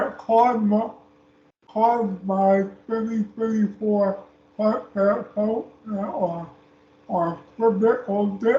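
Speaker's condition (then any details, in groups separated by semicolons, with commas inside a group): Speech impairment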